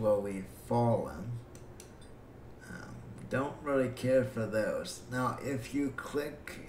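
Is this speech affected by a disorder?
Yes: cerebral palsy; breathing fine.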